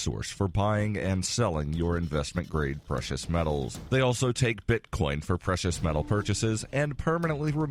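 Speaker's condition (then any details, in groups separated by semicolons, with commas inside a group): No condition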